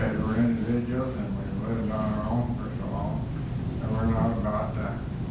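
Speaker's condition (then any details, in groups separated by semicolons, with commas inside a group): Parkinsonism; frequent falls, can no longer walk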